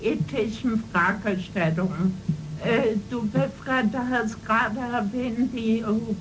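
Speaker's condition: Cerebral palsy, spastic and ataxic

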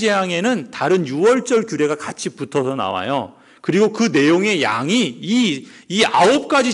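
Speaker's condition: No condition

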